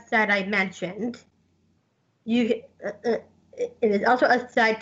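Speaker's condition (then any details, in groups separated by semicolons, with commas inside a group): Down syndrome; significant congenital heart condition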